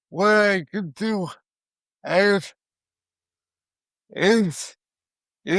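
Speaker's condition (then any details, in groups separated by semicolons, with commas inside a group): Cerebral palsy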